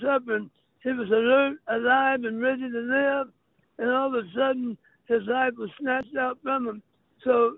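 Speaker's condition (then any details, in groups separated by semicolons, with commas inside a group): Throat cancer; throat cancer survivor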